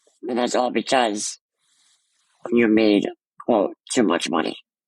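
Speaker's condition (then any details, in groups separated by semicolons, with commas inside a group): Muscular dystrophy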